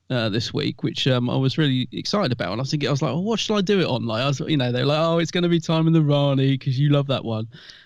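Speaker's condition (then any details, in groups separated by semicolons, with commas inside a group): No condition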